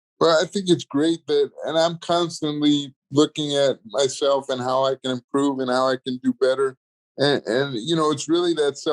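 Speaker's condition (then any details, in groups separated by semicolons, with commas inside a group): Cerebral palsy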